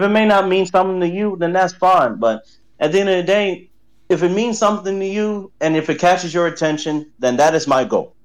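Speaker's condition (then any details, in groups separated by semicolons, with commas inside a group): No condition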